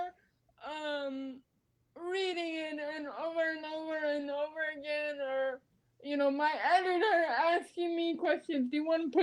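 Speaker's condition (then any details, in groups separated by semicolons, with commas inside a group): Cerebral palsy; spasticity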